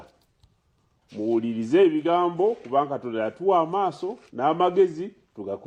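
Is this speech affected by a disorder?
No.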